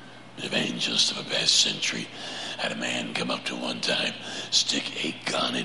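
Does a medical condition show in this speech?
Yes: laryngeal cancer; PET scans.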